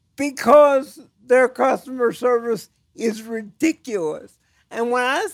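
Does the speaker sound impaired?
Yes: cerebral palsy; types with one finger, chronic pain.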